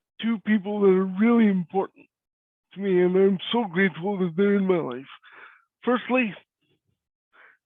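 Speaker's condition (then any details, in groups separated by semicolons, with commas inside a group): Cerebral palsy; cannot walk; diagnosed at 10 months; voice is different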